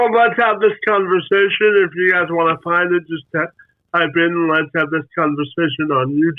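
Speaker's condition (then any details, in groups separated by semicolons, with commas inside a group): Spastic quadriplegic cerebral palsy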